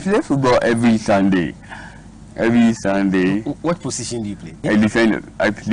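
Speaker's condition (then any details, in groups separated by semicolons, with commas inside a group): Cerebral palsy; speech therapy, speech improved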